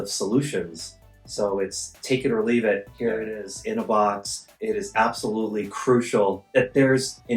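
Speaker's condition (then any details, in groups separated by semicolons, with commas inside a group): No condition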